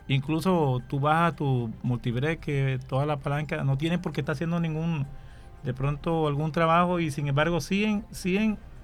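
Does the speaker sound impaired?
No.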